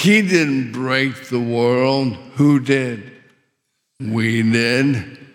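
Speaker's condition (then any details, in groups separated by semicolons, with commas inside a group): ALS; windpipe tightened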